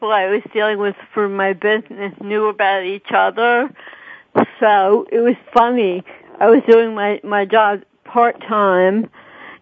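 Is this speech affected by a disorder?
Yes: cerebral palsy; speech mimicked and laughed at by a teacher in school.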